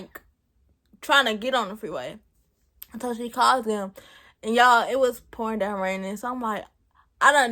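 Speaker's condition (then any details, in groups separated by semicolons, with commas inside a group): Cerebral palsy; present since birth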